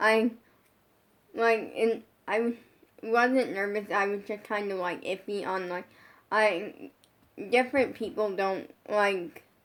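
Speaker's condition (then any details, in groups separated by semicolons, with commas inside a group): Brain injury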